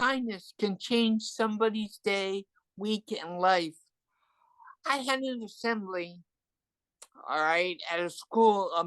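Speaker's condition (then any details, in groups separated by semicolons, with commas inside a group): Cerebral palsy; from birth, hearing loss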